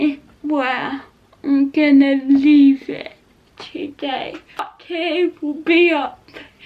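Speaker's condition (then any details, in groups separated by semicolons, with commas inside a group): Cerebral palsy; not quadriplegic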